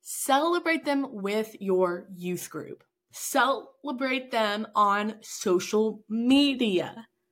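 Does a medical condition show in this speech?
Yes: stuttering; fear of speaking in front of groups, school accommodations for presenting projects, found national stuttering association; less evident than once, comes out more again with age; some days stutters much more than usual, takes longer to get words out, talks may run over; here prolonged sounds.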